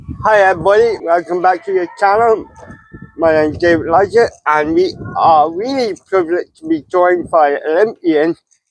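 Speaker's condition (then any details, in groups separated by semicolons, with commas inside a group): Cerebral palsy, ataxic, mild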